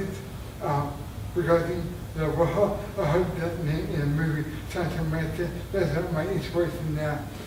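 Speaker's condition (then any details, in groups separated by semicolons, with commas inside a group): Traumatic brain injury; near-fatal injury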